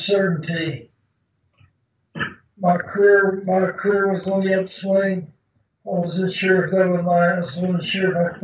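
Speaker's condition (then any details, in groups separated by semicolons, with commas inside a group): Parkinson's disease; deep brain stimulation surgery; diagnosed at age 43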